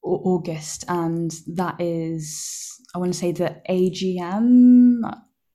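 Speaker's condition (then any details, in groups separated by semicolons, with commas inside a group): Stammer; onset with silent blocking, about 6 months saying nothing, McGuire program about 10 years ago; uses McGuire breathing technique, belt worn outside clothes as reminder to breathe deeply before speaking; stammer variable and changeable, began as silent blocks, relies on breathing technique; repeated sounds, prolonged sounds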